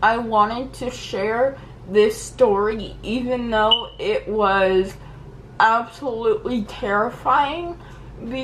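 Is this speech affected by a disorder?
Yes: cerebral palsy; seizures since childhood.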